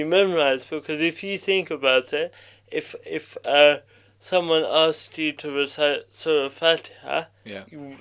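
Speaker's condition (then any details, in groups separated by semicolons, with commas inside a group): Cerebral palsy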